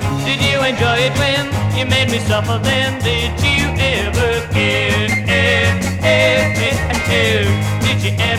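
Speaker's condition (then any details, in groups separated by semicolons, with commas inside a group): No condition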